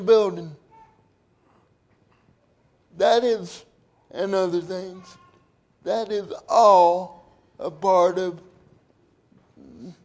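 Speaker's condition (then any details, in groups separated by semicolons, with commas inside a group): Cerebral palsy; from birth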